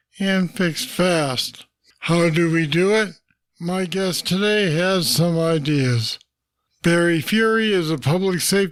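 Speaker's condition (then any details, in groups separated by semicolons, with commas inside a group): Parkinson's disease; deep brain stimulators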